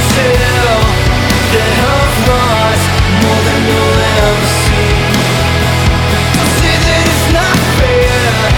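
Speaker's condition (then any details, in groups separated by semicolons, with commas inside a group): No condition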